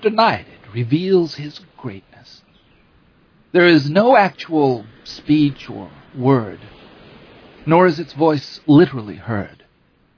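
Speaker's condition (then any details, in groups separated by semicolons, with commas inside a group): No condition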